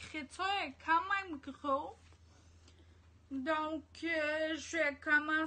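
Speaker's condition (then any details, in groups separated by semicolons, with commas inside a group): Ataxia; degenerative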